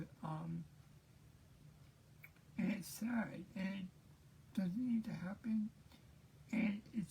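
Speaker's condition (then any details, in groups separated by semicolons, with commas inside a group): Cerebral palsy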